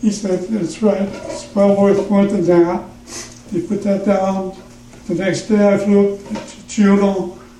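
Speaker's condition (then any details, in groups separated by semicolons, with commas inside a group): Parkinson's; trouble in the throat when speaking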